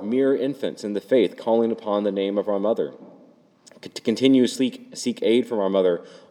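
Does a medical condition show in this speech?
No.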